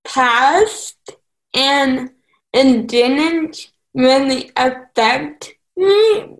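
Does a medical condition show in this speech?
Yes: cerebral palsy; some mental developmental delay.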